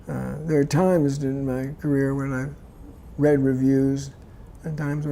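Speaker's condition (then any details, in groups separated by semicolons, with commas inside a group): Parkinson's disease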